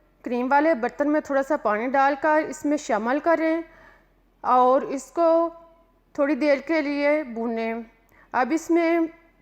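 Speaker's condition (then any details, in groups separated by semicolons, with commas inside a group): No condition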